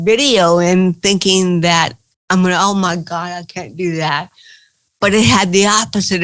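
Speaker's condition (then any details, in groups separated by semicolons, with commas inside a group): Cerebral palsy; from birth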